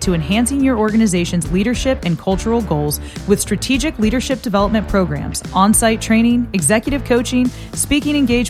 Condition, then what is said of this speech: No condition.